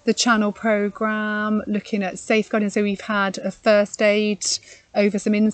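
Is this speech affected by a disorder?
No.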